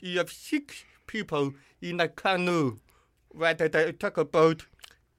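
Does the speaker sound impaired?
Yes: deafness; voice distorted when screaming at full volume, needs others' feedback on loudness.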